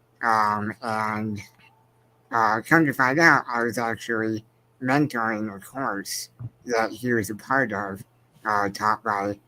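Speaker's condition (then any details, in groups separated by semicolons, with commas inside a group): Spinal muscular atrophy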